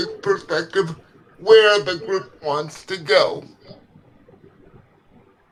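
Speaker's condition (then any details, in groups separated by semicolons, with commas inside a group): Cerebral palsy; legs affected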